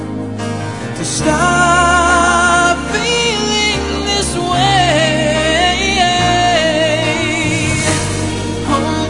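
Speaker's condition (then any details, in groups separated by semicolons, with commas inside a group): No condition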